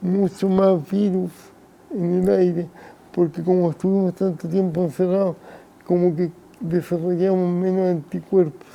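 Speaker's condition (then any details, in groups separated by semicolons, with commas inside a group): Cerebral palsy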